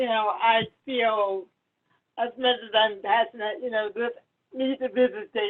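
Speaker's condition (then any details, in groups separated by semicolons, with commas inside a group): Cerebral palsy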